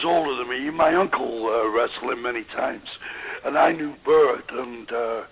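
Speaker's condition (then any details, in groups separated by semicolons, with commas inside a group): Voice box damage after neck operation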